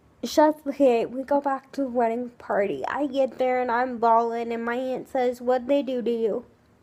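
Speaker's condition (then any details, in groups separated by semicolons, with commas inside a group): Cerebral palsy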